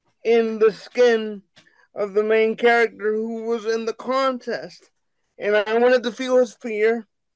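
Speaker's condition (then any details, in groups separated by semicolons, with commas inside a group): Cerebral palsy; wheelchair bound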